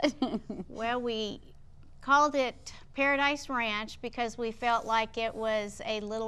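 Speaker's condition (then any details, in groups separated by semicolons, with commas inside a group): No condition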